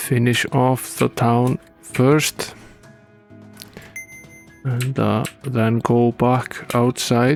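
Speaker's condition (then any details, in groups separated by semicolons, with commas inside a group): No condition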